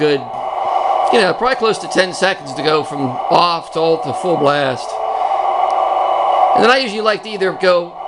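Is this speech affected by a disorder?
No.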